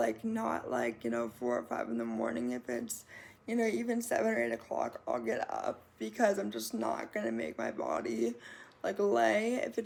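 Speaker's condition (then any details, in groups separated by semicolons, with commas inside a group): Cerebral palsy; muscle tightness, hip replacement; 3 weeks post hip replacement, tight muscles, hamstring tightness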